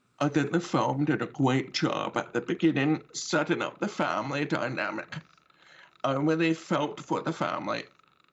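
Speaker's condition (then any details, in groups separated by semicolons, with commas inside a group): Deafness with cochlear implant; brown cochlear implant on side of head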